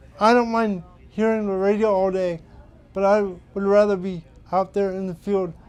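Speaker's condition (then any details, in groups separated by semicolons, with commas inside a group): Cerebral palsy; physically disabled; wheelchair user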